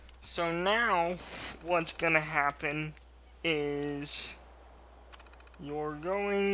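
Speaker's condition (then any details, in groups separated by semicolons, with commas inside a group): Cerebral palsy, mild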